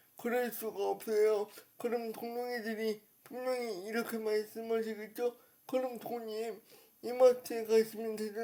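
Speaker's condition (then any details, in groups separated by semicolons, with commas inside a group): Brain lesion disability; power wheelchair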